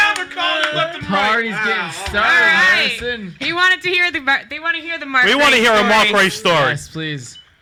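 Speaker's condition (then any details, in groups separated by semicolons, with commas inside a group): No condition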